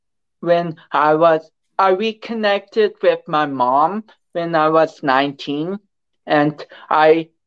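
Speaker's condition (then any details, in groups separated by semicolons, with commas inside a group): Cerebral palsy; affects speech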